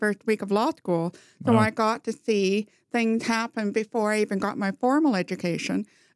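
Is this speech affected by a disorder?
Yes: profound hearing loss, congenital, bilateral; congenital profound hearing loss both ears, hearing aid right ear only, no fire alarm heard without it; talks very well despite profound hearing loss, did not talk until age four.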